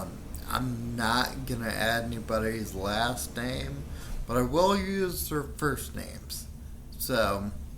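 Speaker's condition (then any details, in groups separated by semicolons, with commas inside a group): Friedreich's ataxia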